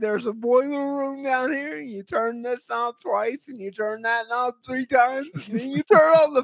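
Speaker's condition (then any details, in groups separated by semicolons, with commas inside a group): Cerebral palsy; eyes wander, trouble focusing eyes, difficulty focusing in vr, wears eyewear partly because of wandering eyes; voice always shot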